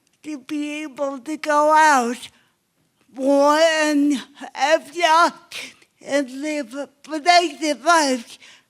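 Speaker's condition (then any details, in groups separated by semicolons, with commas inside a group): Cerebral palsy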